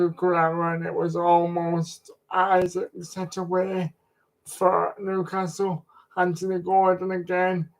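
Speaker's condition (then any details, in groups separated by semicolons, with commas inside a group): Cerebral palsy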